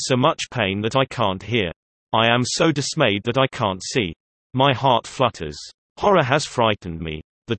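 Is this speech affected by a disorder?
No.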